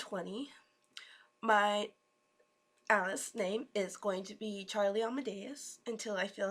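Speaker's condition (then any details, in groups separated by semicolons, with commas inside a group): No condition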